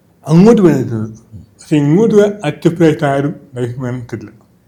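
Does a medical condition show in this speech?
Yes: cerebral palsy; from birth.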